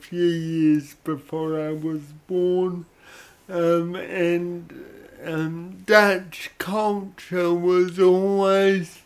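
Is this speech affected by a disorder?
Yes: cerebral palsy; odd sort of voice.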